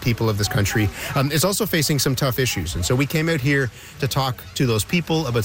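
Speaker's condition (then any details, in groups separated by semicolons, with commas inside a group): No condition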